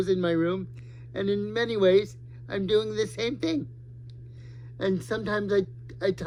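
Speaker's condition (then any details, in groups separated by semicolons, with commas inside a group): Cerebral palsy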